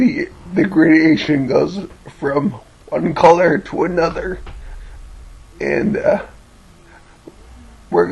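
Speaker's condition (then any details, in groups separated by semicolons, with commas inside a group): Cerebellar ataxia from brain tumour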